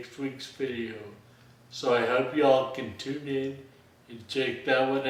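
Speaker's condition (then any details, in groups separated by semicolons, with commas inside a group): Friedreich ataxia; inherited; diagnosed at age 12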